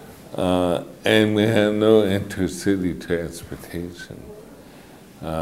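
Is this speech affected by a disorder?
Yes: mitochondrial disorder; affects speech.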